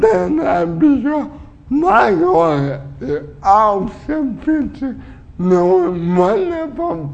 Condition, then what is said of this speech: Cerebral palsy. Because my speech is a little bit unclear, okay?